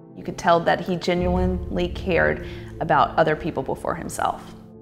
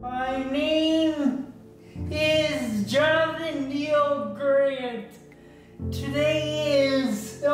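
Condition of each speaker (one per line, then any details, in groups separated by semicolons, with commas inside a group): No condition
Traumatic brain injury; severe, car accident, initial coma, left side affected; about 2 years post-accident, hyperbaric oxygen, physical therapy, improving; speech and expression improved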